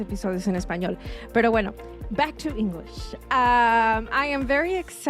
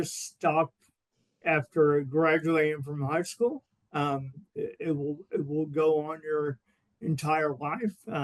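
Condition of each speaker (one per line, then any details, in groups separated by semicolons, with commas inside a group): No condition
Cerebral palsy; spastic diplegia, birth brain hemorrhage, not breathing 90 minutes; since birth, about 55 years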